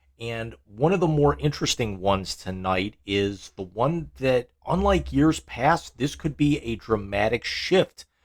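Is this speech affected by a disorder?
No.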